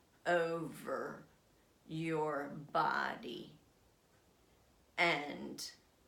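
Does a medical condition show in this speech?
Yes: essential tremor; affects legs as well.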